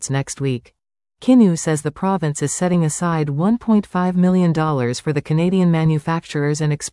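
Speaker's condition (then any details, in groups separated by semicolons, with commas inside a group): No condition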